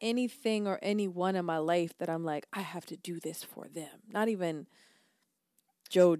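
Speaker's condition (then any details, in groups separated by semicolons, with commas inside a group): No condition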